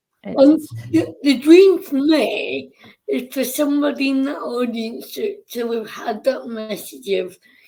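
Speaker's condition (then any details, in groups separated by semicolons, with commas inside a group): Cerebral palsy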